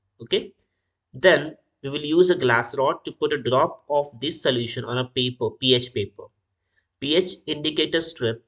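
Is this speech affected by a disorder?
No.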